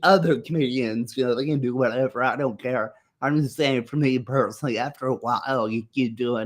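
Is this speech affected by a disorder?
Yes: muscular dystrophy.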